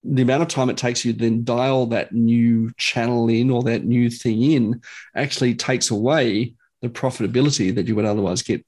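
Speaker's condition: No condition

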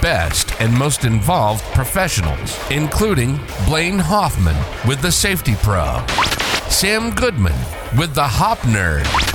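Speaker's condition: No condition

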